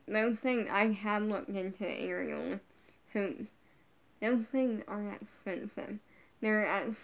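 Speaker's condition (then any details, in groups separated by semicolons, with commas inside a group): Brain injury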